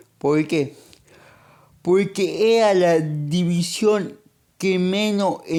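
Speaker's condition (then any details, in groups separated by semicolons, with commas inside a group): Cerebral palsy; monthly medication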